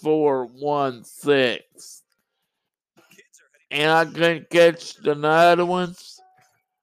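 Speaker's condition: Cerebral palsy and muscular dystrophy; onset at three months old after an illness, born typical, present since childhood

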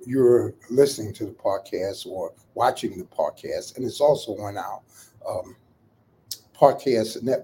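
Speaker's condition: No condition

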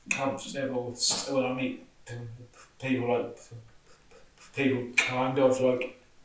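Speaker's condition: Stutter; stammer, difficulty saying things at work raising safety concerns, speech reportedly different when drunk; prolonged sounds

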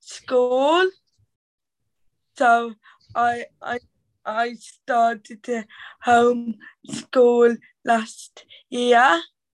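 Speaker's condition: Cerebral palsy; teenager

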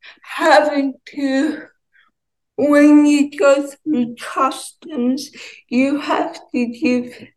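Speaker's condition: Cerebral palsy, ataxia; mostly uses wheelchair

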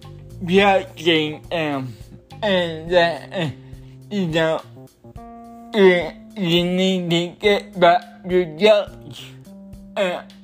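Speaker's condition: Cerebral palsy

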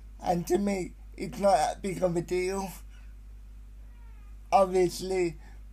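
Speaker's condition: Spastic quadriplegic cerebral palsy, severe; stutters a lot

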